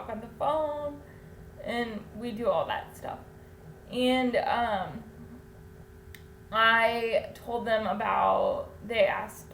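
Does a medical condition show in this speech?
Yes: cerebral palsy; infant ventilator.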